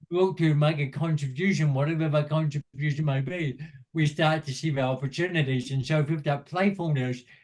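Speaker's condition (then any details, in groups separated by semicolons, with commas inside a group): Cerebral palsy; speech therapy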